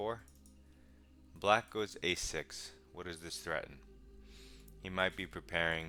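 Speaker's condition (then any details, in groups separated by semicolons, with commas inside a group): No condition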